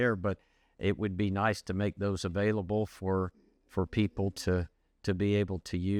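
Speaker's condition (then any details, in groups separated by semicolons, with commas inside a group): No condition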